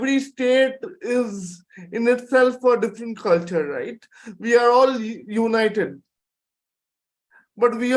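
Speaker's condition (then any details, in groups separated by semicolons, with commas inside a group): Cerebral palsy; from birth, four major surgeries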